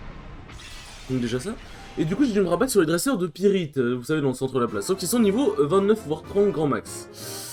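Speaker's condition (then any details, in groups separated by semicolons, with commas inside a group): No condition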